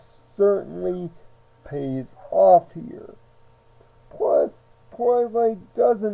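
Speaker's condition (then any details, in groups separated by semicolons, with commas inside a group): Cerebral palsy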